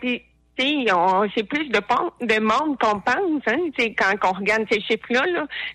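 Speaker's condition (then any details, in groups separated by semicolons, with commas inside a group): Hard of hearing; not very visible, daily obstacles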